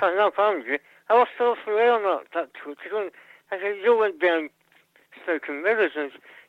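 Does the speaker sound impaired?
Yes: Parkinson's disease; on Parkinson's medication; speech getting worse; not massively.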